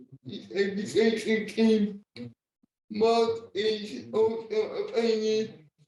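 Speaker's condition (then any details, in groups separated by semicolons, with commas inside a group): Cerebral palsy, spastic and dyskinetic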